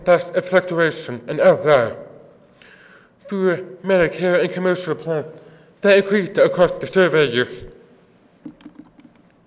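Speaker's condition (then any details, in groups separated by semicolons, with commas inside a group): Deafness; deaf accent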